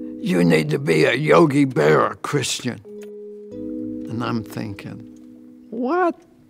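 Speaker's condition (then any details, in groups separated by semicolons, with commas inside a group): ALS; progressive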